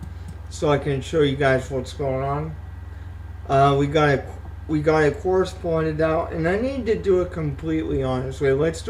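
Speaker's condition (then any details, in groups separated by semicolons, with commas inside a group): Cerebral palsy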